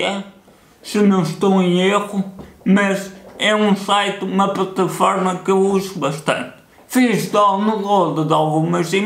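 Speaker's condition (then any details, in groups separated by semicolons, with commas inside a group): Cerebral palsy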